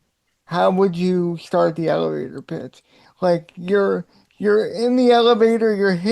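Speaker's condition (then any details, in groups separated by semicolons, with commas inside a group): Cerebral palsy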